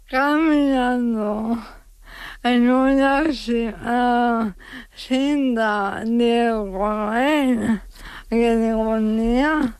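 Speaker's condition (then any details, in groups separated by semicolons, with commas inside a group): ALS; diagnosed at about age 35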